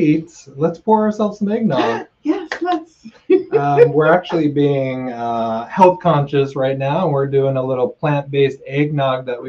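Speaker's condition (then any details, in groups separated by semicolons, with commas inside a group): No condition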